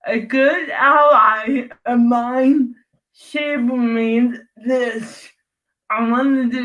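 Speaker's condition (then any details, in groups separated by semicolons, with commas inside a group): Cerebral palsy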